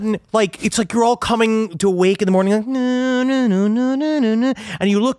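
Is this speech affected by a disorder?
No.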